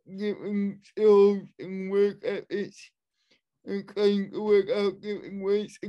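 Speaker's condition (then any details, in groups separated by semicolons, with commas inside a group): Cerebral palsy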